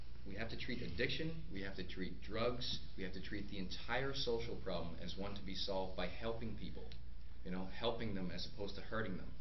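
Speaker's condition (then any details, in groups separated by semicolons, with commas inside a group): No condition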